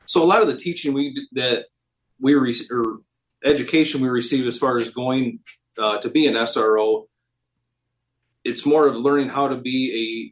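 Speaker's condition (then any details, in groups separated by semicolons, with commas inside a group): No condition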